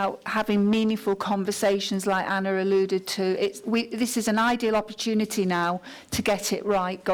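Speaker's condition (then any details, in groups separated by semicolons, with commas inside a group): No condition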